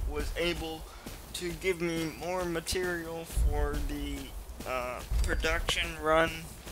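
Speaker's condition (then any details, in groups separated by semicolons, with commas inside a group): Cerebral palsy, mild; speech sometimes affected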